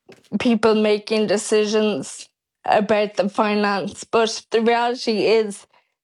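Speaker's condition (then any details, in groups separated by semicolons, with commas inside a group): Friedreich's ataxia; progressive neurological, onset age 12, mostly wheelchair-bound, hearing and eyesight worsening; speech declining drastically each year, own voice recorded for future synthetic voice, swallowing deteriorating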